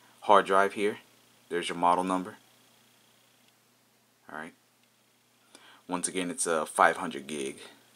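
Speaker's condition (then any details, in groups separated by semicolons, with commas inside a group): No condition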